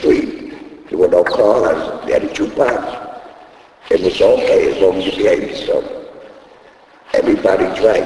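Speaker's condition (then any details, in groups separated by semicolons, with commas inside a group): Laryngectomy; voice box removed by operation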